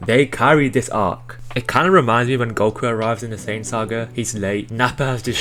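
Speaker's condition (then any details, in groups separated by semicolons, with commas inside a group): No condition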